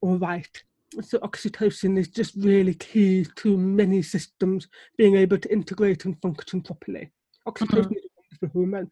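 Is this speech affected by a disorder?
Yes: deafness; struggles to hear baby cry or tones of sounds.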